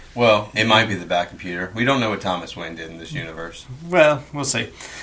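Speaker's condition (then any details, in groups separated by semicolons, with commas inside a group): No condition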